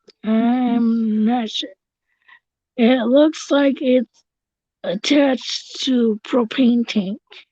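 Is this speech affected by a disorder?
Yes: cerebral palsy; tracheotomy.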